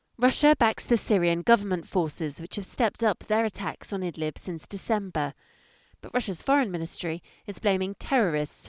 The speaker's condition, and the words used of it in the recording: None; typical speech.